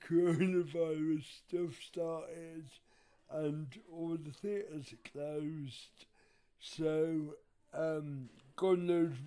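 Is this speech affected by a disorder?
Yes: cerebral palsy; wheelchair user.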